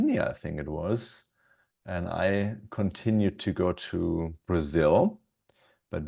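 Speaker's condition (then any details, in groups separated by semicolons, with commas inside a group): No condition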